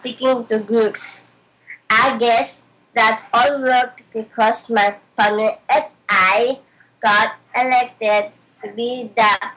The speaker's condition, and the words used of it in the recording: Down syndrome. I also accept invitations to speak or MC so I can develop my confidence in speaking to groups.